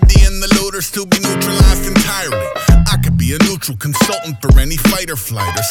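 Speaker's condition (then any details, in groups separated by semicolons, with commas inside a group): No condition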